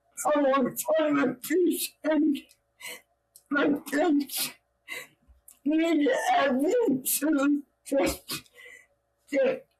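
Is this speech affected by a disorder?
Yes: cerebral palsy; own voice needs subtitles.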